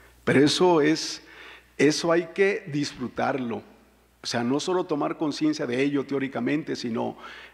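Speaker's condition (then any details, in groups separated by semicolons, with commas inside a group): No condition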